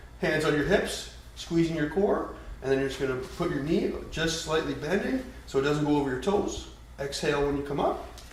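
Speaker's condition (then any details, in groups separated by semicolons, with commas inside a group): No condition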